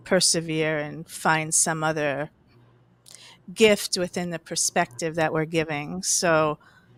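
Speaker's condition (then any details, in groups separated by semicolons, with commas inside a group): No condition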